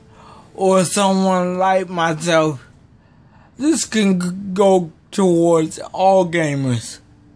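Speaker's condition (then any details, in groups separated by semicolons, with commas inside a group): Cerebral palsy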